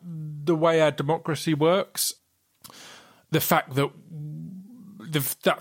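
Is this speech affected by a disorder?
Yes: stutter; unnoticed during rapping and spoken word years, noticed with radio show and podcast, works with STAMMA; stuttered occasionally live on terminal, emotionally immersive track lacking tight driven rhythmic pattern; here repeated sounds, blocks.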